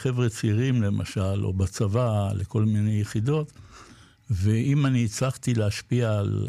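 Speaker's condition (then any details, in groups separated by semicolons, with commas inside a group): Parkinson's disease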